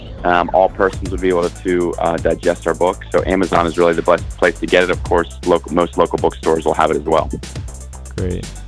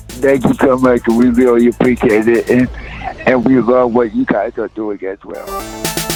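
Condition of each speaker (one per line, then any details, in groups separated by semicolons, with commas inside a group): No condition
Cerebral palsy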